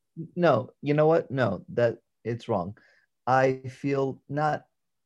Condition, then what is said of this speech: Aphasia. But sometimes you just have a little bit of a challenge communicating.